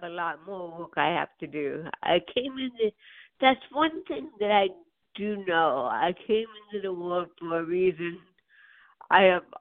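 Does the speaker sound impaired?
Yes: cerebral palsy; birth onset.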